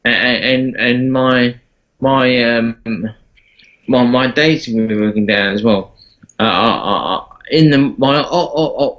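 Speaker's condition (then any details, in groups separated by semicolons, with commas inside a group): Parkinson's disease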